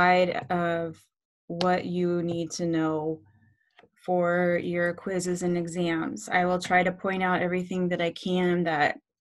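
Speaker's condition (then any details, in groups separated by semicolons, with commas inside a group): No condition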